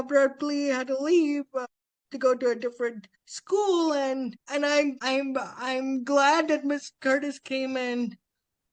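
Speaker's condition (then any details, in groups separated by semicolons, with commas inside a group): Spastic quadriplegic cerebral palsy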